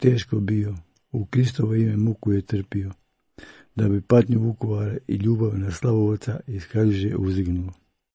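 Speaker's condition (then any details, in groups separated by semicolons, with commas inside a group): Parkinson's disease; Parkinson's disease for several years, diagnosed in adulthood, recent rehabilitation stay in Šibenik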